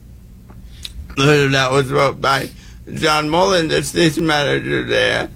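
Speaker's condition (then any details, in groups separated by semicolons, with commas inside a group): Cerebral palsy; improved speaking through Toastmasters and a hired coach, does radio play-by-play, public speaking, TEDx talk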